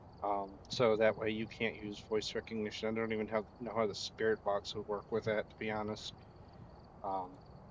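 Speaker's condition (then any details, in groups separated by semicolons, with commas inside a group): No condition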